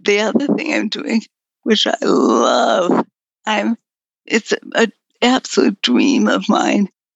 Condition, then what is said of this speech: Multiple sclerosis. I have voice, like right now I'm talking, but in order for me to talk, I have to have a lot of chocolate.